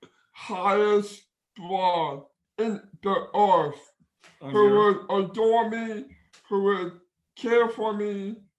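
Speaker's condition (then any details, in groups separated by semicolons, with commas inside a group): Down syndrome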